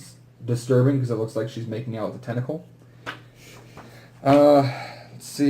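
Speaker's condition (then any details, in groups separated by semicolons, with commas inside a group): No condition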